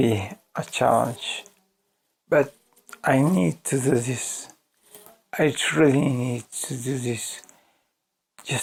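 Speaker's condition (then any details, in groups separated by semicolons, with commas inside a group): ALS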